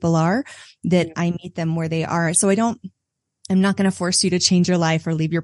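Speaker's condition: No condition

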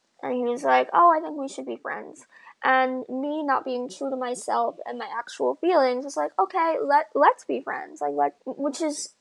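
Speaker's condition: Bilateral cleft lip and palate; nose and palate

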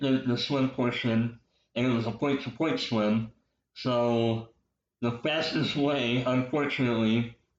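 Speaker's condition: Cleft lip and palate, popliteal pterygium syndrome; over 30 operations until age 14 including lip and palate correction

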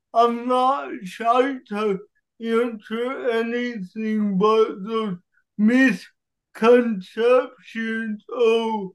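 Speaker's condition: Cerebral palsy; wheelchair user

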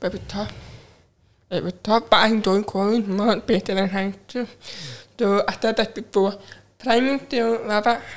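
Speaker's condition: Profound deafness, cochlear implant; speaks to hearing people

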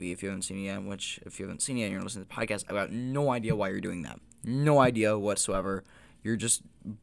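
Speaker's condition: No condition

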